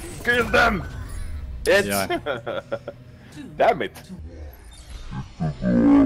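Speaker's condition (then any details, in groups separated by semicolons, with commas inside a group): No condition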